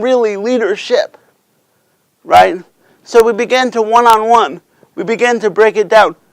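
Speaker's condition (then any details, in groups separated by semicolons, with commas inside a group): Cerebral palsy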